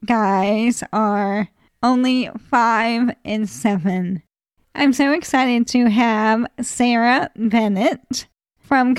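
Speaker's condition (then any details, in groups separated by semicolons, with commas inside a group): ALS; voice changing and declining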